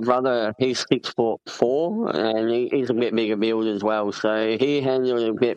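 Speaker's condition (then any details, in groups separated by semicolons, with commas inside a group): Cleft palate; congenital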